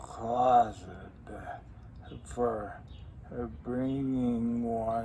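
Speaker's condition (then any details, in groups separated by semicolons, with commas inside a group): ALS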